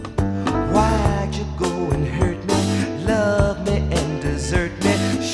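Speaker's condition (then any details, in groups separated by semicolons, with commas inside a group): No condition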